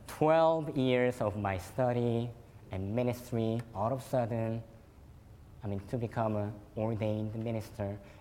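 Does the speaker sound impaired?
Yes: cleft lip and palate; eleven operations and surgeries at early age.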